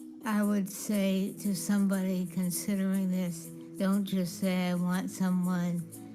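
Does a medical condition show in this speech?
Yes: Parkinson's disease; about 16 years since diagnosis.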